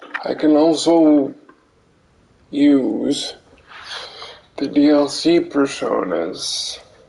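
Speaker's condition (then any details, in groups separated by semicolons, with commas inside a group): Cerebral palsy; limbs affected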